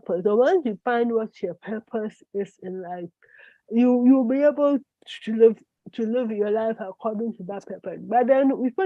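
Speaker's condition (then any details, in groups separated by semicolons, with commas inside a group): Cerebral palsy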